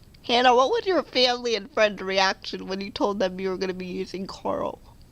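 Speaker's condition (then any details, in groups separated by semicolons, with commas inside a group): Cerebral palsy; affects speech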